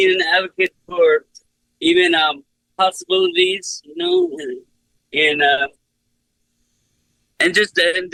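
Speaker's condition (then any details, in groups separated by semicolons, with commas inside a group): Cerebral palsy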